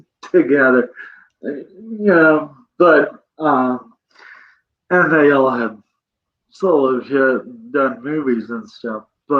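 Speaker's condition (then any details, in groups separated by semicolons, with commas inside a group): Cerebral palsy; present from birth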